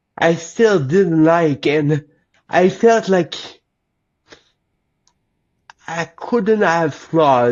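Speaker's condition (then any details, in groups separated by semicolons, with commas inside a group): Cerebral palsy; lifelong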